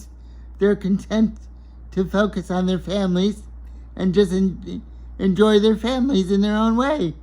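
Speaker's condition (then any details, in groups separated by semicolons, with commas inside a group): Cerebral palsy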